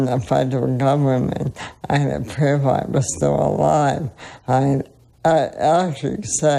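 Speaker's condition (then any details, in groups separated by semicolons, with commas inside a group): ALS; over 25 years since onset, uses cannabis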